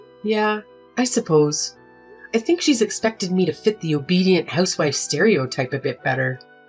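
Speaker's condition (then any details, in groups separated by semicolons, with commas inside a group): No condition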